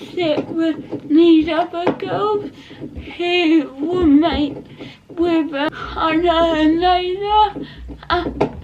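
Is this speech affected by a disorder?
Yes: cerebral palsy; not quadriplegic.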